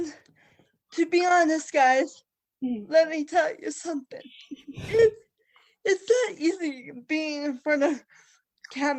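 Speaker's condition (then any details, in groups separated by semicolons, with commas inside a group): Cerebral palsy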